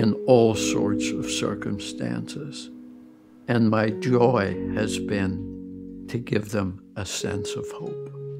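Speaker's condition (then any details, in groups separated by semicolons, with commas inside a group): ALS; progressive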